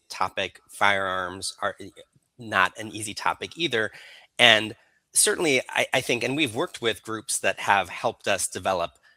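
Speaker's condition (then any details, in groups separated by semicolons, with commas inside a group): No condition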